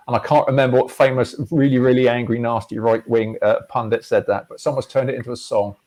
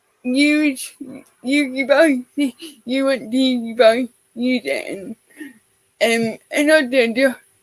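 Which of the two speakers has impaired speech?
The second: cerebral palsy; affects all four limbs, part-time wheelchair user.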